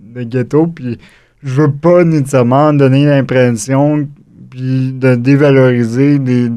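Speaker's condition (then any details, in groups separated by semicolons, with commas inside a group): Cerebral palsy; acquired, wheelchair user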